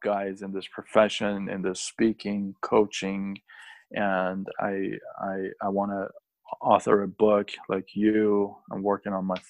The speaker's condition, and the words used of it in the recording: Stuttering. I still, like, after all these years, there are times in this podcast that I stutter with you.